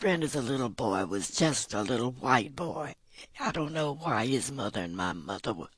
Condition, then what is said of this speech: Vocal cord paralysis. And I have to put my finger up there to close it up to talk.